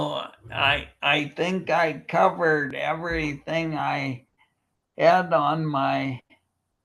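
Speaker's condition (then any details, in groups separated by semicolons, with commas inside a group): Primary lateral sclerosis, bulbar onset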